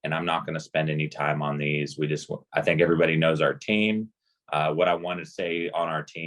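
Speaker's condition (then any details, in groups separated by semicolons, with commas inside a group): No condition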